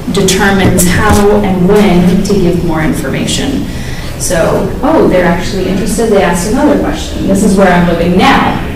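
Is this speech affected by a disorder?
No.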